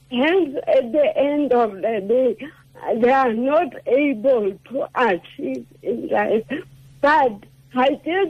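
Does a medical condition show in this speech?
Yes: cerebral palsy; affects speech.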